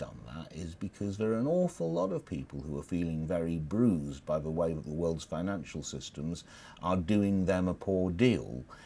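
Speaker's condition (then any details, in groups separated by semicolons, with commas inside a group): No condition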